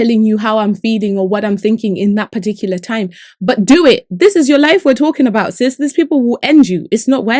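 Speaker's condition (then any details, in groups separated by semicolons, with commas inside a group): No condition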